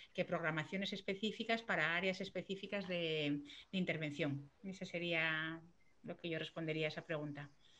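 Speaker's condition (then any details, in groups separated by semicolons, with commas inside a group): No condition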